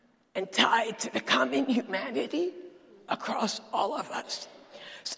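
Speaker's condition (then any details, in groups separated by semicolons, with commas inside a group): Dysphonia; not a sore throat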